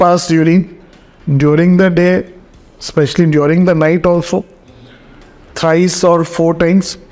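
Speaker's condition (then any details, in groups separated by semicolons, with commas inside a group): No condition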